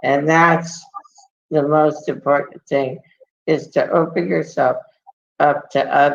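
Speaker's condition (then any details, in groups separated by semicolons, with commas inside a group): Muscular dystrophy; multiple surgeries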